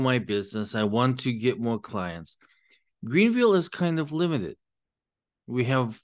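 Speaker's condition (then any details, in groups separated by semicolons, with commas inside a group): No condition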